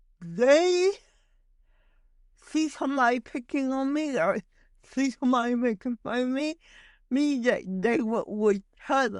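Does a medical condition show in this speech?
Yes: cerebral palsy.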